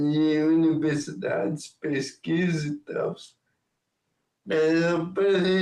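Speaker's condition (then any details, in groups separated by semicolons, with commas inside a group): Ataxia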